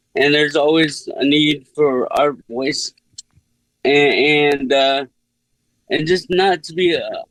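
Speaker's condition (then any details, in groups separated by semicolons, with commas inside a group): Cerebral palsy; speech unaffected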